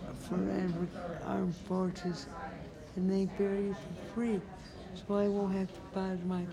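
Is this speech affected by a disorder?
Yes: traumatic brain injury; traumatic brain injury from car rollover on base around age 24, army occupational and physical therapy; wheelchair user, knee later failed; talks funny, understandable except when laughing, could not speak for a year after injury.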